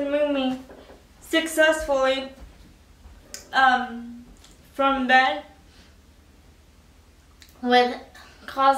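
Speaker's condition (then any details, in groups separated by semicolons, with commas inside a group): Cerebral palsy, spastic quadriplegic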